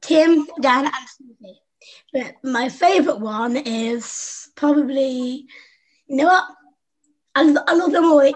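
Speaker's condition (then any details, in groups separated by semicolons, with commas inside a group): Down syndrome; congenital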